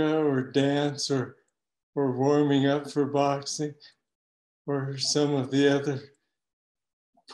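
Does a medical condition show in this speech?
Yes: Parkinson's disease.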